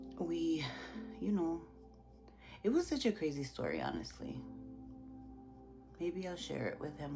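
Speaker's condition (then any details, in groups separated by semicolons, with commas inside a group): No condition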